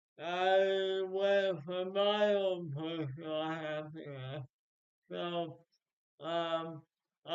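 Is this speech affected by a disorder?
Yes: speech impairment after birth surgery.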